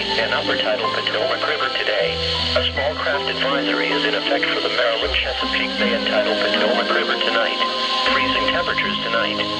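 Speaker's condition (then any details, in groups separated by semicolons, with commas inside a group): No condition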